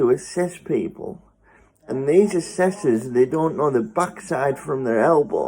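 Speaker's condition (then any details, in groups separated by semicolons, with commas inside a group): Spastic cerebral palsy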